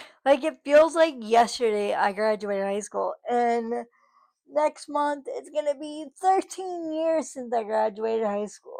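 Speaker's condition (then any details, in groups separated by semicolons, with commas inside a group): Cerebral palsy, spastic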